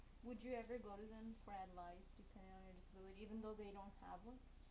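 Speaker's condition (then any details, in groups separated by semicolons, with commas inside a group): No condition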